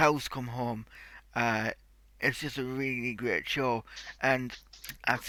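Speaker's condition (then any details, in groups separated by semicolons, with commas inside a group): Cerebral palsy; tight muscles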